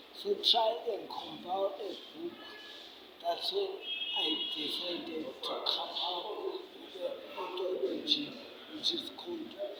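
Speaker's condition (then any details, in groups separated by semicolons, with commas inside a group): Cerebral palsy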